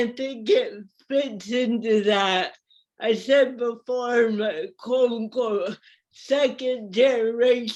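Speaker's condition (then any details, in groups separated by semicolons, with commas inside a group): Cerebral palsy; mild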